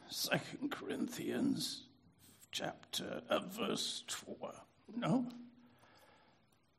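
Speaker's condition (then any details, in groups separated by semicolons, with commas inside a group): Spasmodic dysphonia; voice therapist recommended by audiologist Joanne Tyson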